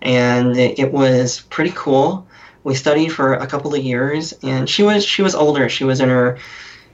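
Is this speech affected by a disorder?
Yes: cleft lip and palate; different.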